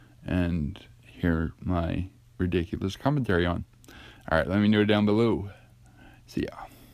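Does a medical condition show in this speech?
Yes: cerebral palsy; affects gait and walking.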